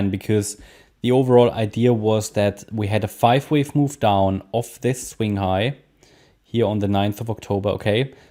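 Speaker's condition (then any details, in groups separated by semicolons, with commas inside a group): No condition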